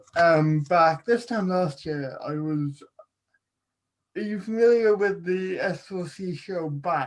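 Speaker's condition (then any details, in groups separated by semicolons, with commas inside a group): Cerebral palsy; childhood surgery; predicted would not talk, childhood speech disordered, deemed unable to speak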